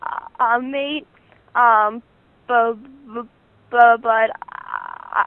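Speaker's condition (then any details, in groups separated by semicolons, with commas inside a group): Stuttering; stuttering since beginning to talk, speech therapy with own speech therapist; about 18, starting college, therapy every two weeks, summer three-session intensive, Friends National Association; needs extra time to speak, letters to teachers, friends avoid filling in words; repeated sounds, prolonged sounds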